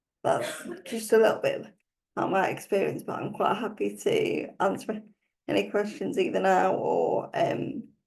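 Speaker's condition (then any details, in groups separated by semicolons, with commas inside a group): Cerebral palsy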